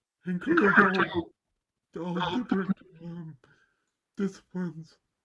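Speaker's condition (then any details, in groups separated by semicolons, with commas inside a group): Cerebral palsy; mild left side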